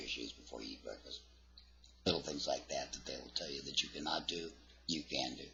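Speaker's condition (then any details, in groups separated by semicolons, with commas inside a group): Laryngectomy; larynx removed, stoma breather, tracheoesophageal puncture, voice prosthesis, filter device; speaks by blocking stoma, silent laugh, altered swallowing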